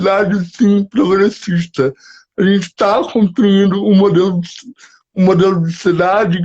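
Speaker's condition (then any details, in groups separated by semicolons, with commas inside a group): Cerebral palsy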